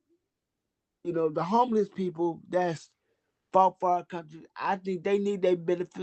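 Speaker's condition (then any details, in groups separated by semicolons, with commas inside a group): Cerebral palsy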